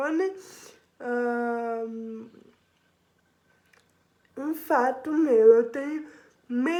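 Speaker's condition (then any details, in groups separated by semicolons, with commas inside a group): Cerebral palsy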